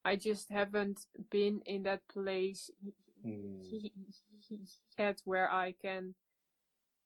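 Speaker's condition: Stuttering; never had speech therapy; social anxiety therapy started this year, no speech techniques used, stuttering increased since isolation; not naturally fluent, stutters most when feeling not allowed to, fluent when wanting to show it; repeated sounds

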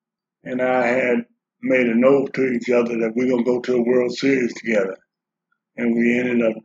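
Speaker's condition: Parkinson's disease; feeling pretty good today

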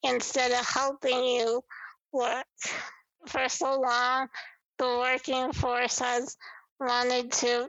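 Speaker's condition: Spinal muscular atrophy; lifelong

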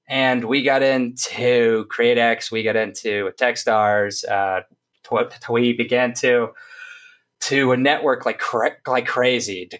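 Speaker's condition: Stutter; essentially mute for a good chunk of youth; noticeable to listeners; repeated words, prolonged sounds

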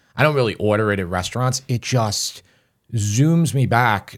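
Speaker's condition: No condition

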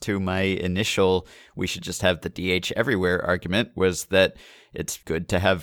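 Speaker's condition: No condition

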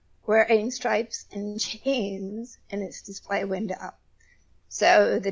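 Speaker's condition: Spasmodic dysphonia; voice cracking

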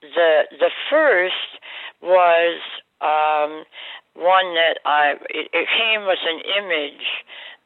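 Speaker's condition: Oral cancer surgery, jaw removal

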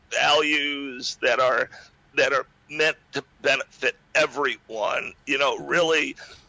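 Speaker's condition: Spasmodic dysphonia; about 10 years since onset

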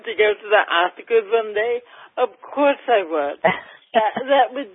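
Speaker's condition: Cerebral palsy, mild; mildly affects speech

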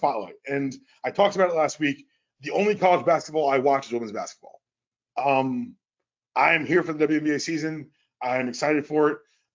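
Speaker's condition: No condition

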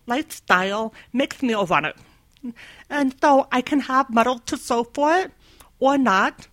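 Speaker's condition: Deafness, completely deaf right ear, severe to profound left ear

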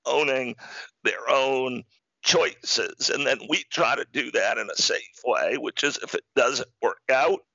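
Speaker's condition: Spasmodic dysphonia; partial loss of voice

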